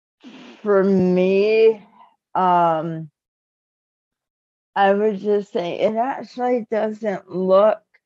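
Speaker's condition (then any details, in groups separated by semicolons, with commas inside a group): Cerebral palsy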